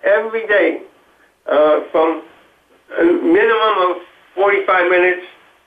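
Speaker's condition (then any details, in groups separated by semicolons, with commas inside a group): Parkinson's disease; stutters, Parkinson's attacks the jaw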